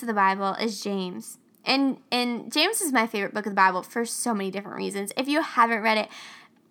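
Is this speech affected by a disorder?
No.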